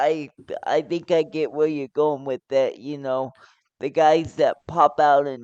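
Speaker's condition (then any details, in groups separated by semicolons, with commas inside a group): Cerebral palsy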